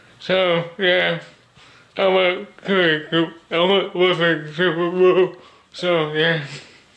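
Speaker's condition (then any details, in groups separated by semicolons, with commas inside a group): Cerebral palsy; body affected; speech disability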